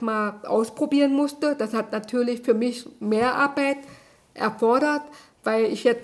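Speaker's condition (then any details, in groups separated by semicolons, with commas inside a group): Deafness; Ava app on iPhone for captions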